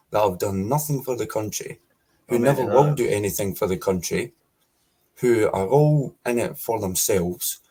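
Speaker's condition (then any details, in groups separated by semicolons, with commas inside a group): No condition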